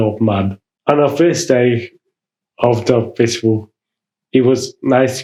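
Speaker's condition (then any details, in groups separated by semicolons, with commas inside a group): Mild cerebral palsy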